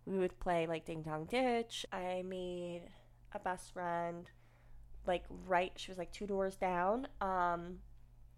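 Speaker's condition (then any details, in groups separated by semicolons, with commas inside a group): Cleft lip and palate, unilateral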